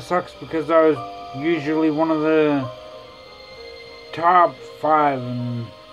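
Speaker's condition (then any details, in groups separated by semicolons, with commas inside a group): Traumatic brain injury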